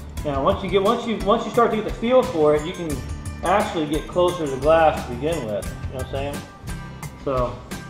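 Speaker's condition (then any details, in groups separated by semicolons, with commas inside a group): No condition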